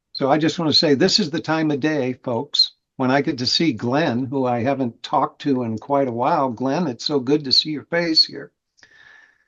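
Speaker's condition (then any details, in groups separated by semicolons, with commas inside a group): No condition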